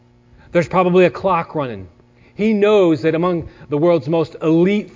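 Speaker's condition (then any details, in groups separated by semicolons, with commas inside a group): No condition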